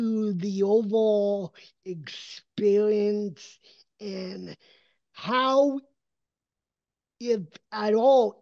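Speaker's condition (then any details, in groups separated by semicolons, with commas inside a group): Cerebral palsy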